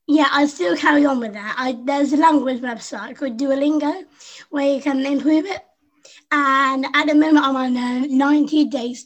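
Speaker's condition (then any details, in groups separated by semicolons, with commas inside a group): Down syndrome; congenital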